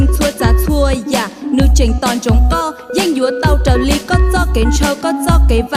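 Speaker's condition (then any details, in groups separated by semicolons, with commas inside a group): No condition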